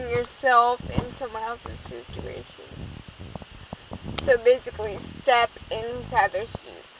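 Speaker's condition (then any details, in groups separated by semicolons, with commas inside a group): Cerebral palsy, dystonic hemiplegia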